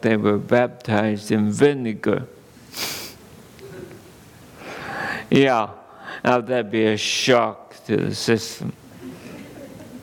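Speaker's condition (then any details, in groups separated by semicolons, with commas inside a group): ALS; under neurologist care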